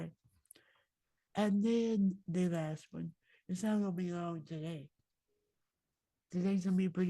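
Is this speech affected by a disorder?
Yes: myasthenia gravis.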